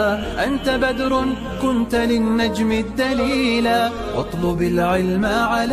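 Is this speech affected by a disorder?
No.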